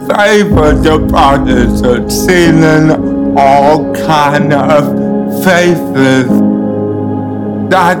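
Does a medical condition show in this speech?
Yes: cerebral palsy; congenital cerebral palsy.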